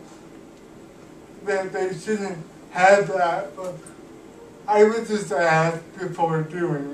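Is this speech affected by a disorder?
Yes: cerebral palsy; cannot walk, uses wheelchair.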